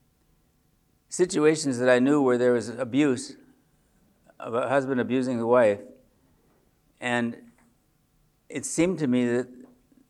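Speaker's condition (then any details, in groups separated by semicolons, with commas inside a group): Parkinson's disease; age 74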